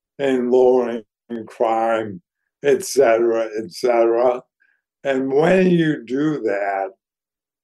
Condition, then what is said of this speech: ALS (motor neuron disease). And as you hear, his voice is somewhat compromised, and that is because he is suffering now from ALS, also known as Lou Gehrig's disease.